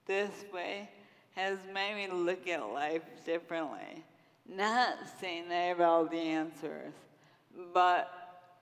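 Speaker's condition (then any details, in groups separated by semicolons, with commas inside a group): Friedreich's ataxia; diagnosed in twenties at u of m, progressive, wall-supported gait then wheelchair, service dog, no cure; over two decades since onset, unable to walk, uses wheelchair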